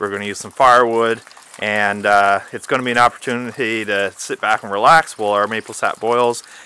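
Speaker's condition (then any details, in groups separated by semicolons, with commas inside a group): No condition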